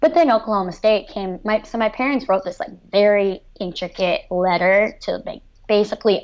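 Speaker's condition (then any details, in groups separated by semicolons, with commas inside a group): Cleft lip and palate; severe cleft lip and palate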